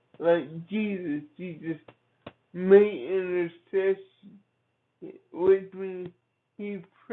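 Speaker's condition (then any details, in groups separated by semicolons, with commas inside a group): Cerebral palsy; from birth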